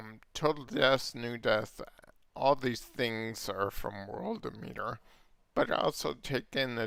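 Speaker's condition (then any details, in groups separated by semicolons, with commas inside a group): Multiple sclerosis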